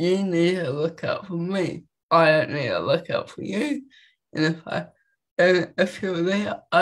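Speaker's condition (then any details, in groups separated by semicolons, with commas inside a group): Cerebral palsy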